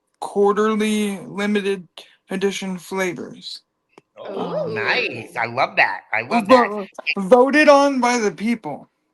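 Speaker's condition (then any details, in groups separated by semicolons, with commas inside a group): Cerebral palsy; from birth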